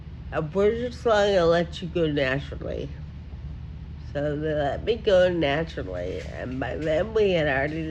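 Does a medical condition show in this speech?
Yes: Friedreich ataxia.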